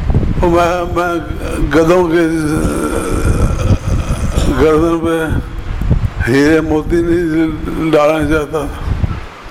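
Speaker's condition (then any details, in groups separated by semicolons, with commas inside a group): Difficulty speaking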